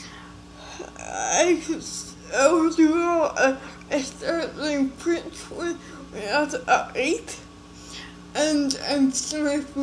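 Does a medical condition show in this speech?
Yes: cerebral palsy.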